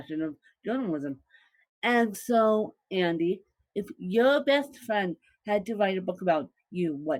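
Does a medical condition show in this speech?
Yes: cerebral palsy, mixed, moderate.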